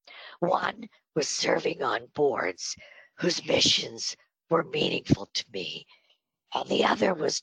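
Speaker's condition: Spasmodic dysphonia; on Botox treatment

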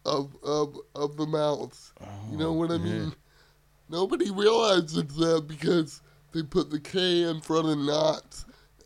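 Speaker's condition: Cerebral palsy; wheelchair user

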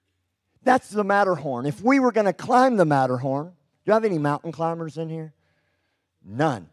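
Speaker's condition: Cleft lip and palate; congenital

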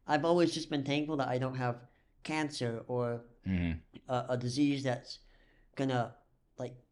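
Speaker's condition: Cleft lip and palate; nut bar (likely Nuss bar) currently placed in chest, latest surgery

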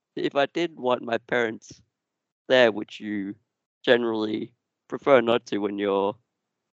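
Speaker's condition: Duchenne muscular dystrophy; genetic, progressive

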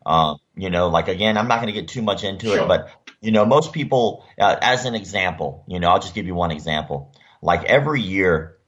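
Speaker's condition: Cleft lip and palate; facial scars from surgeries

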